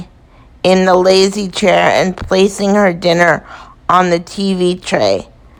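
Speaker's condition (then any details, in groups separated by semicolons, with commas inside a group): Cerebral palsy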